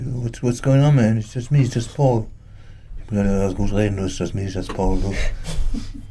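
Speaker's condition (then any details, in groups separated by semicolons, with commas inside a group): Parkinson's disease; unusual posture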